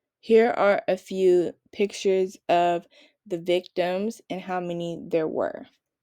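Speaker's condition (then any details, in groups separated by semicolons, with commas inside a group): No condition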